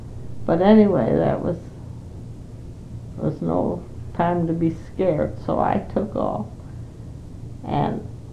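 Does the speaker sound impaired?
Yes: Parkinson's disease; Parkinson's for 5 years, not very able to do much; 5 years since onset, cannot live alone.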